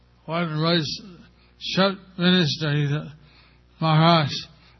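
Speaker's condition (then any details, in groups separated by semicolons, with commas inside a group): Stroke with facial paralysis; stroke about a year ago, half of face paralyzed, hospitalized at Bhaktivedanta Hospital; about a year since stroke, half of face still paralyzed; speaks very carefully to be understood, listeners need to give attention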